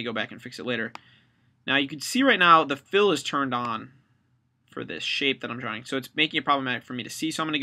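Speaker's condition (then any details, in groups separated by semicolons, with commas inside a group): No condition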